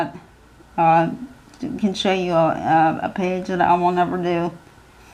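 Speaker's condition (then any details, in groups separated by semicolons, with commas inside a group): Cerebral palsy; physical handicap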